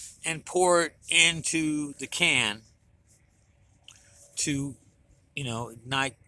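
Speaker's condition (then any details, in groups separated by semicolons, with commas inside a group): No condition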